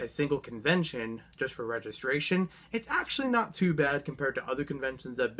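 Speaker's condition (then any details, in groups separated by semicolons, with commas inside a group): No condition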